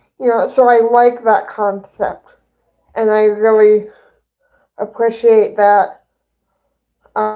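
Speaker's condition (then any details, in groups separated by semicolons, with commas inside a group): Cerebral palsy; both hands affected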